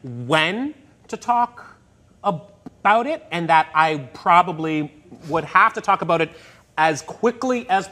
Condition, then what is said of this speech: Stuttering. We all love the fuck out of you, and we all know you have a stutter, and we all wait for you to finish what you're saying.